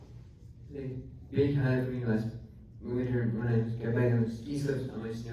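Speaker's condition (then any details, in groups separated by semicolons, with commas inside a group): Traumatic brain injury; climbing accident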